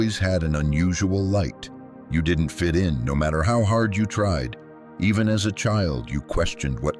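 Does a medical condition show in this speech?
No.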